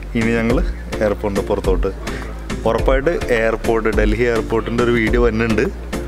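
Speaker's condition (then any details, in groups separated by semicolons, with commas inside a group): No condition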